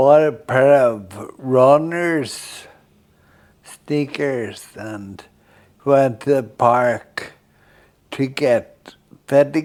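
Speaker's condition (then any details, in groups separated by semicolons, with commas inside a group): Friedreich's ataxia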